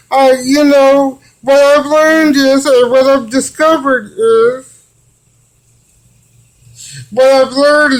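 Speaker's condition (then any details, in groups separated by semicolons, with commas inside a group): Cerebral palsy; from birth; physical therapy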